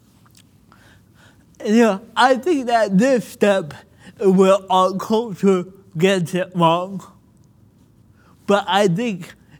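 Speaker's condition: Cerebral palsy; childhood physical

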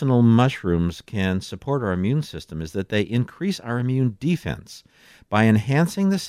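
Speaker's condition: No condition

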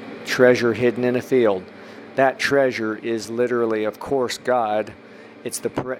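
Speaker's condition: No condition

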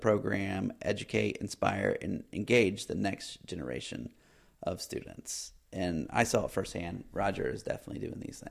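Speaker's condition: No condition

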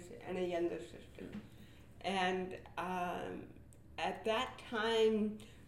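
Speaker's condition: Cerebral palsy; athetoid type, born 3 months premature after mother's fall, diagnosed at 18 months at UCLA

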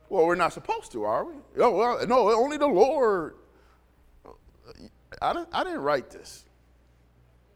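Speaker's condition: No condition

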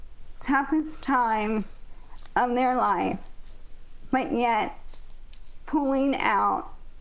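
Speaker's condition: ALS; used amplifier much of the time to be heard

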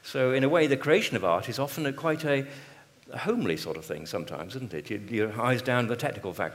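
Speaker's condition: No condition

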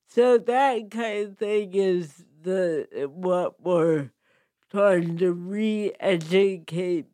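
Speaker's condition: Cerebral palsy with speech impediment; speaks and moves strangely

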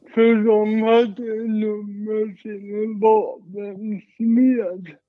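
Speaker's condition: Cerebral palsy, mild

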